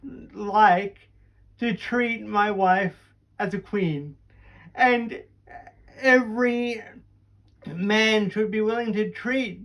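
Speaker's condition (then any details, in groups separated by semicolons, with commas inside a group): Cerebral palsy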